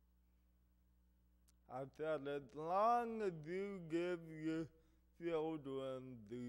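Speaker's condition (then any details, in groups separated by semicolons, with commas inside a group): Cerebral palsy; affects hearing and speech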